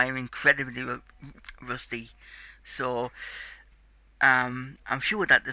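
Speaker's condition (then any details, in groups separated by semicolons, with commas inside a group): Cerebral palsy; tight muscles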